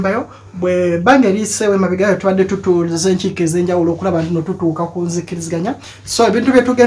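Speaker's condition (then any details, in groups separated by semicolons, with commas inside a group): No condition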